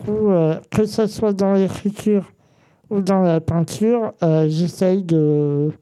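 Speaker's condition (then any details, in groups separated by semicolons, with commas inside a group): Congenital muscular dystrophy; muscles stayed thinner and weaker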